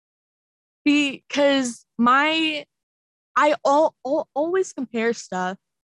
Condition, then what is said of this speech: Stuttering. If it's making the announcements in front of the church and Facebook Live and you are stuttering so bad on disaffiliation.